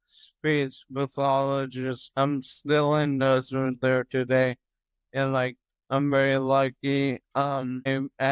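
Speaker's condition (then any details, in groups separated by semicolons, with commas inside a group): Toxic leukoencephalopathy, locked-in syndrome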